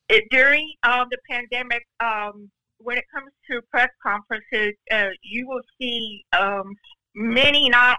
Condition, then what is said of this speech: Deafness. She's interpreting everything that you're saying, and you're hearing me speaking because I have a severe hearing loss, even though I can speak for myself.